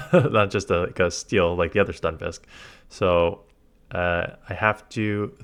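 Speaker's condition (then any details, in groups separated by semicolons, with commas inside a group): No condition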